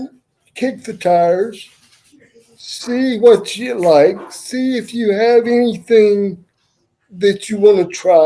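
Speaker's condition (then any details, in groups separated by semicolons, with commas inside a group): Cerebral palsy; uses wheelchair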